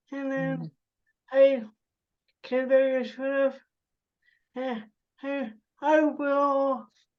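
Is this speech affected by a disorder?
Yes: cerebral palsy, spastic.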